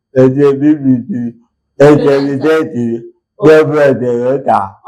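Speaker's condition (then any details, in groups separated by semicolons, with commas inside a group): Cerebral palsy; from birth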